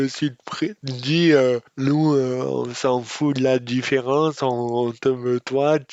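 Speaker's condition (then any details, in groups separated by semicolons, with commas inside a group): Dystonia; speech disorder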